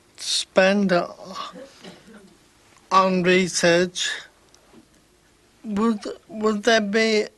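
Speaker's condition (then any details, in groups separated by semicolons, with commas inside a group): Friedreich's ataxia; difficulty speaking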